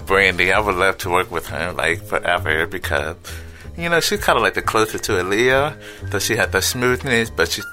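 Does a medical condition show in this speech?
Yes: hearing loss with cochlear implant; hearing lost at age one, damaged cochlea, hearing aid and lip reading until cochlear implant surgery at 18; articulates words very clearly, plans words and grammar, speech therapy from first grade, special therapy post-implant.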